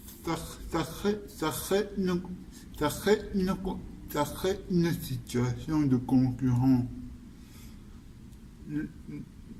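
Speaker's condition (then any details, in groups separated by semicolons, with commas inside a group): Cerebral palsy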